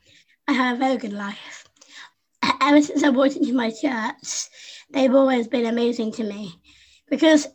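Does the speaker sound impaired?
Yes: Down syndrome; adult woman, 25.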